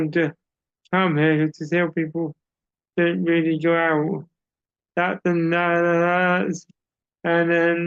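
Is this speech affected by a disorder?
Yes: cerebral palsy; audible speech impairment.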